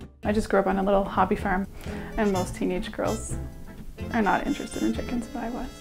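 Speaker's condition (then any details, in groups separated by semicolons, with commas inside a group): No condition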